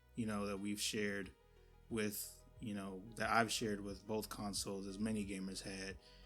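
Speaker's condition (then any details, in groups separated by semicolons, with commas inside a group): No condition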